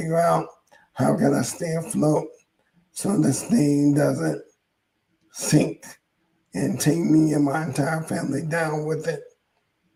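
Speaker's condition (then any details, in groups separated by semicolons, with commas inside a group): ALS; hoarse voice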